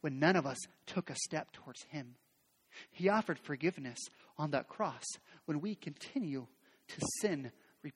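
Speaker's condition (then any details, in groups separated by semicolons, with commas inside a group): No condition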